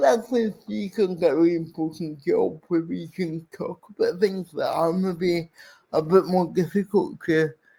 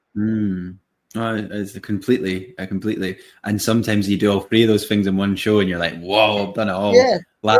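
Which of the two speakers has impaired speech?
The first: cerebral palsy; from birth, birth brain injury, affects coordination, speech, balance, wheelchair; speech impairment.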